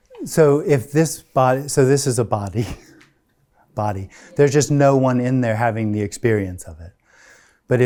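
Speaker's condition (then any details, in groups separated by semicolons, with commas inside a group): No condition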